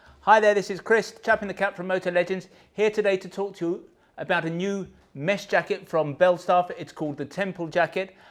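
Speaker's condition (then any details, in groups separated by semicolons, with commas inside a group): No condition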